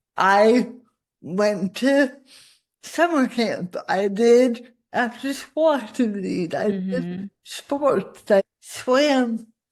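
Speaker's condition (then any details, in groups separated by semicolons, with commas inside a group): Cerebral palsy; spasticity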